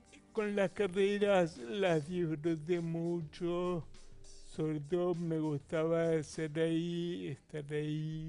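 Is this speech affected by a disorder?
Yes: Friedreich's ataxia; genetic, from birth, cardiac involvement; wheelchair user, currently fairly stable.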